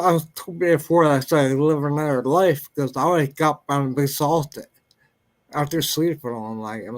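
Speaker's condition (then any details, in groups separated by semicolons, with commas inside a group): Ataxia; may slur speech, may sound drunk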